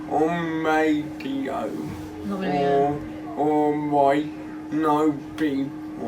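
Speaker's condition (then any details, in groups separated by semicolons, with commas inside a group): Cerebral palsy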